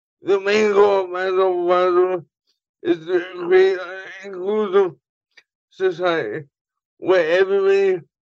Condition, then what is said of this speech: Cerebral palsy. I have CP. It affects my motor skills and my voice once in a while.